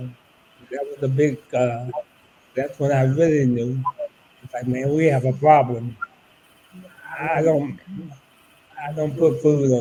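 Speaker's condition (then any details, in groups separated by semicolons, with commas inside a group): ALS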